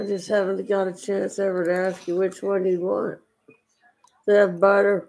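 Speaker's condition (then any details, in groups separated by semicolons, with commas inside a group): Cerebral palsy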